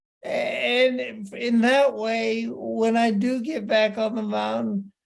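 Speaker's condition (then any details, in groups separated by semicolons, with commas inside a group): Parkinson's disease; balance affected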